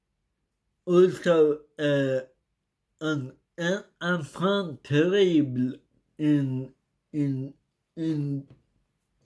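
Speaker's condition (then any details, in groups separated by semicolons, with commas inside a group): Cerebral palsy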